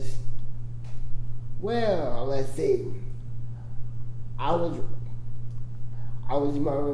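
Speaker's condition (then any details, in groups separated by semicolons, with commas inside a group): Cerebral palsy; congenital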